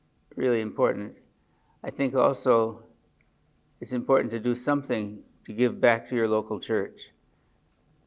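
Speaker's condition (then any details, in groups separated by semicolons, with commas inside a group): Parkinson's disease; age 74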